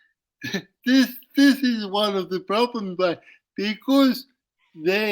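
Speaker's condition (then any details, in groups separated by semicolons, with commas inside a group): Cerebral palsy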